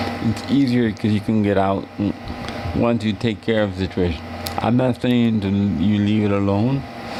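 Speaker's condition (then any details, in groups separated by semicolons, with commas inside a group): Cerebral palsy; wheelchair user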